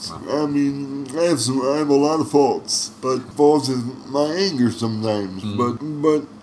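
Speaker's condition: Cerebral palsy; from birth

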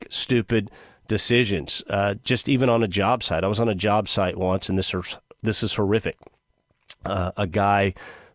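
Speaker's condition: No condition

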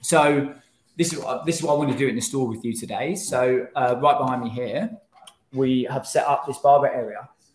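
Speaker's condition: No condition

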